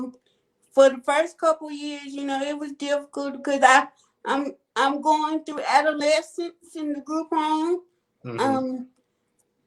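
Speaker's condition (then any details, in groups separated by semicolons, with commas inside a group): Cerebral palsy; quadriplegic type, all four limbs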